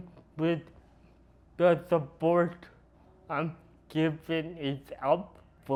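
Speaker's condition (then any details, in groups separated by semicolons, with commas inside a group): Cerebral palsy; noticeably atypical speech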